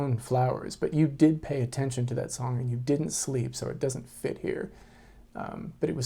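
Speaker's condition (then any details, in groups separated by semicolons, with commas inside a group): No condition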